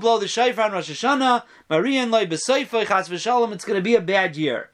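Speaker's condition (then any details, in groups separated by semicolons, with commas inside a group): No condition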